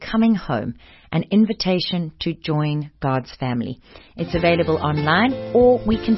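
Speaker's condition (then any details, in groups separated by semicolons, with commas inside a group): No condition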